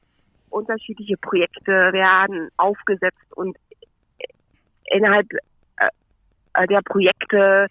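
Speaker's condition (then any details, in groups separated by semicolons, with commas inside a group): Stuttering; joined self-help relatively early, learned through self-help to handle stuttering openly; currently a fairly fluent phase, audible in recording; sometimes gets stuck, takes longer to speak, comes up more when speaking to groups, hardest in English online seminars; blocks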